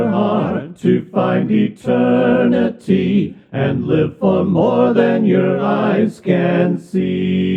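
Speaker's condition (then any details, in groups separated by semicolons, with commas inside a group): No condition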